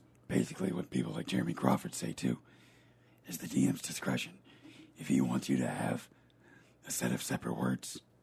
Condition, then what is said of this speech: Vocal cord paralysis. I'm cancer-free, but now I've got a paralyzed vocal cord to deal with, so hence the voice.